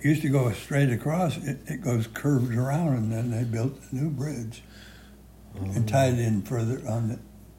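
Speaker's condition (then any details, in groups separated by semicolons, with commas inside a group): Parkinson's, severe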